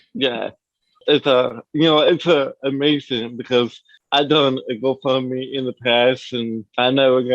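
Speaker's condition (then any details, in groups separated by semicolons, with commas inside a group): Cerebral palsy; from birth, lower limbs affected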